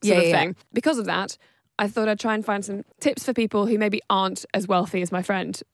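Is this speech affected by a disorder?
No.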